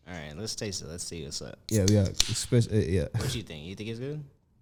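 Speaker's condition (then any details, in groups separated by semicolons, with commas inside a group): No condition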